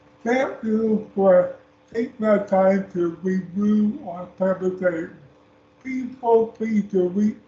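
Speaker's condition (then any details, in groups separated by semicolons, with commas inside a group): Speech impairment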